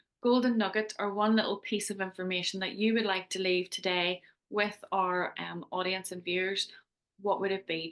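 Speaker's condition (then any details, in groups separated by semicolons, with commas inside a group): No condition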